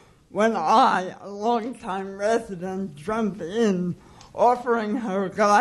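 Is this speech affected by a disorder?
Yes: cerebral palsy.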